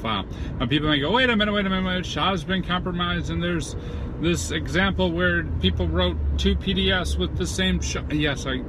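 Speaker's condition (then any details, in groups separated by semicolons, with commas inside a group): No condition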